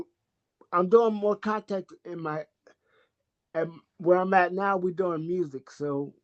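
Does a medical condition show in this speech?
Yes: cerebral palsy.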